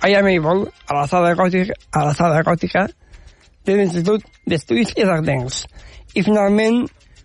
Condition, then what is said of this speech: Down syndrome. Aquí es coneix aquesta capacitat comunicativa que tinc de parlar al davant de la ràdio, com estic avui, o per parlar davant del públic.